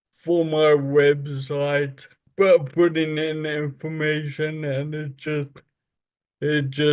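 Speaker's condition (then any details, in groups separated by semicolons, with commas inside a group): Friedreich's ataxia; spasticity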